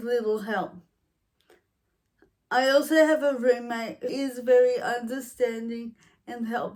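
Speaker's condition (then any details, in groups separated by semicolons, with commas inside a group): Cerebral palsy, mild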